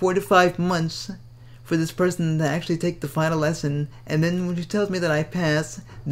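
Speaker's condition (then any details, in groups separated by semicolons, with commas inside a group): Cerebral palsy; speaks fast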